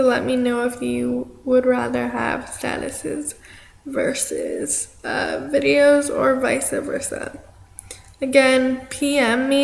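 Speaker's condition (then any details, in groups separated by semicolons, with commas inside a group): Cerebral palsy; affects arm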